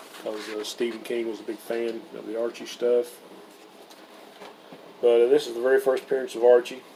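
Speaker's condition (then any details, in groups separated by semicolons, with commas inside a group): No condition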